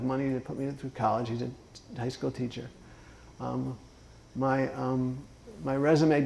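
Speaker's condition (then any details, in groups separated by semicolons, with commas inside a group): Parkinson's disease; left foot dystonia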